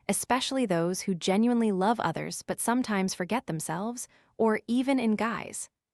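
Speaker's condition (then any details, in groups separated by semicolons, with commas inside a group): No condition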